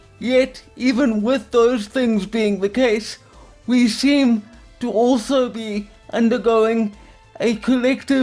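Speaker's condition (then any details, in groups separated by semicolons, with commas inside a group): Quadriplegic cerebral palsy, severe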